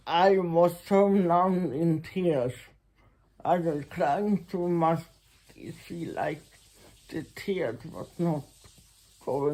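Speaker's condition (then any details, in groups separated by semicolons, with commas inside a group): Muscular Parkinson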